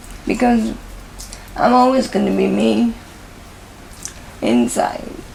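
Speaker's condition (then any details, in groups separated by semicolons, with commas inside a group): MND; occupational, physio and speech therapy, impaired hand function; voice impaired and worsening, voice banked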